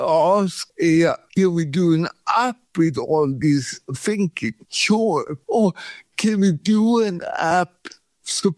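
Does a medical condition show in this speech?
Yes: cerebral palsy; muscle cramps and pain from shaking, cramp free after 5 days in Thailand, pain back within 3 days in Sweden.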